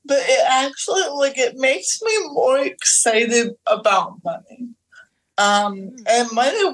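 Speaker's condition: Cerebral palsy; physical disability

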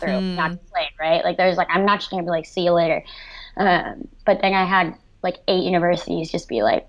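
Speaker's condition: Cleft lip and palate, severe

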